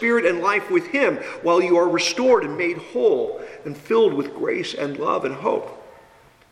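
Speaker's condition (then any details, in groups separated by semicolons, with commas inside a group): No condition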